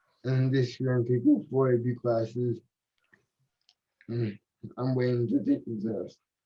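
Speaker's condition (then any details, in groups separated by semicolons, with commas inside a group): Cerebral palsy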